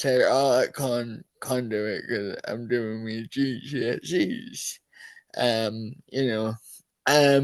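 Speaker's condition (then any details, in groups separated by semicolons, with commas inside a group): Cerebral palsy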